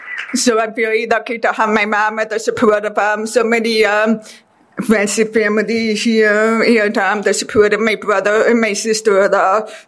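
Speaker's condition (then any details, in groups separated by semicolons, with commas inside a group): Deafness; deaf since childhood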